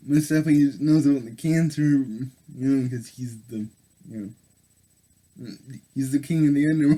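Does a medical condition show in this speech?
Yes: cerebral palsy; able to speak.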